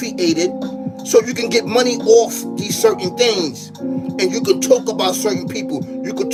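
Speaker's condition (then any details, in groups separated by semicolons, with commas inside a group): No condition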